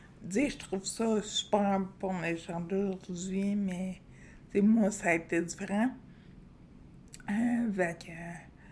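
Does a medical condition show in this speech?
Yes: Friedreich's ataxia.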